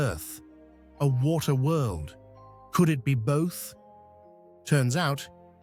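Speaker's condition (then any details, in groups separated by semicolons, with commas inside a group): No condition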